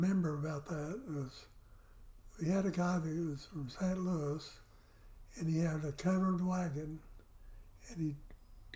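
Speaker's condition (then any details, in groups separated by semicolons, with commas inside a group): Parkinson's; affects voice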